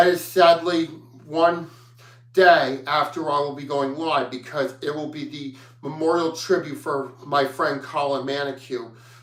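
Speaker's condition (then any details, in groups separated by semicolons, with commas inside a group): No condition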